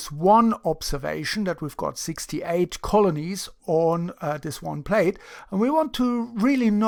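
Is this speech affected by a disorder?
No.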